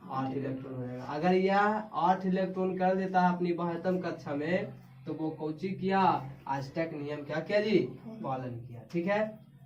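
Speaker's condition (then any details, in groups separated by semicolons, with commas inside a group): No condition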